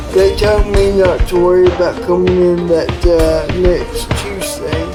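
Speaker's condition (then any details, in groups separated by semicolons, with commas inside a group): Cerebral palsy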